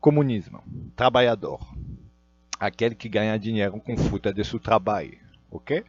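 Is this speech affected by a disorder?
No.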